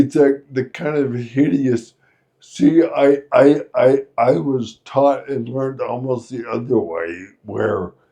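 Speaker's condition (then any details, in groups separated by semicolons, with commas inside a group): Friedreich's ataxia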